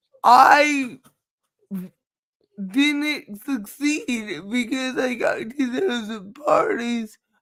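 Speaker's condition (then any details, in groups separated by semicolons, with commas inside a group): Cerebral palsy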